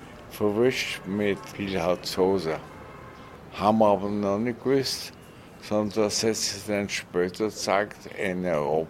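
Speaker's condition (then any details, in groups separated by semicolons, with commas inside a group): Stroke; recovering, generally much better, rebuilding lost language skills, returning slowly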